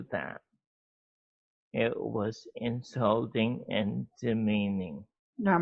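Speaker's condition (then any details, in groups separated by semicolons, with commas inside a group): MND; ALS; slower speech, speech impediment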